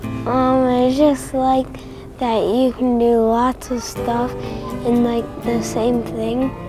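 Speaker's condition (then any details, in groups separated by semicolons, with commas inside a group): Friedreich's ataxia; degenerative neuromuscular disease; falls, clumsiness, still plays sports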